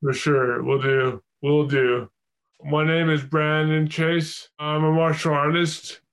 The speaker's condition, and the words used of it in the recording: Dysarthria. Because of my speech and balance, people ought to think I'm drunk.